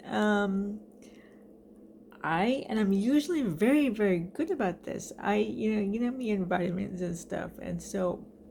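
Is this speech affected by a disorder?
Yes: cerebral palsy.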